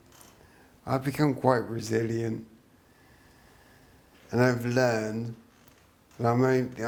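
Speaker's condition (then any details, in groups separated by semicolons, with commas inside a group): Traumatic brain injury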